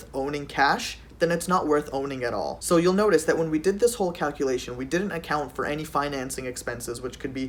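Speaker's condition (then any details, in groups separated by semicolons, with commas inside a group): No condition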